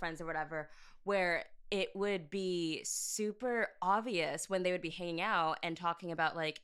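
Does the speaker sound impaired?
No.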